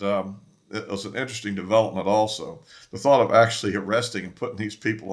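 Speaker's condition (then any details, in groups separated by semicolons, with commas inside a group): No condition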